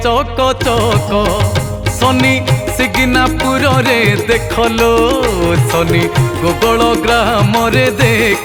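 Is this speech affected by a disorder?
No.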